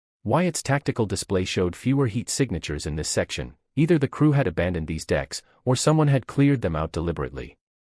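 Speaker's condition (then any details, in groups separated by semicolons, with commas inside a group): No condition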